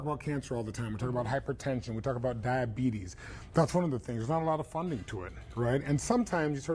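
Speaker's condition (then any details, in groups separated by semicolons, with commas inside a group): No condition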